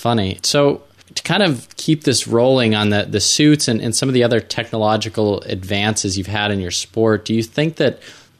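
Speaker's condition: No condition

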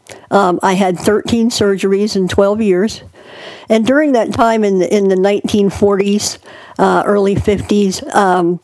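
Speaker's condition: Cleft palate; born two months premature

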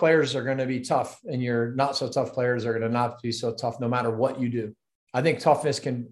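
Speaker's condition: No condition

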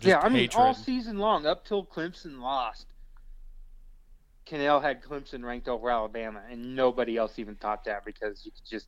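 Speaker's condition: No condition

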